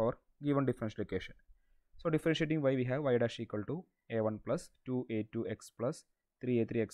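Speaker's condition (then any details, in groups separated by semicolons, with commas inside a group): No condition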